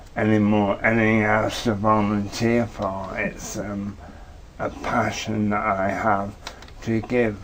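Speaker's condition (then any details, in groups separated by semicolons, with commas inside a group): Motor neurone disease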